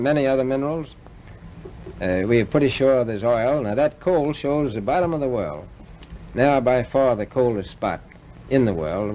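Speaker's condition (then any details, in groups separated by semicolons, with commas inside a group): No condition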